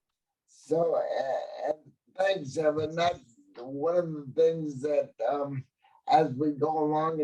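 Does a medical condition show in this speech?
Yes: cerebral palsy.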